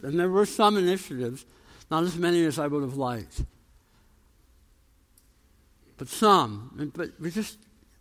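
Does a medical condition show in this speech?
Yes: tongue cancer, jaw reconstruction, osteonecrosis of jaw after radiation.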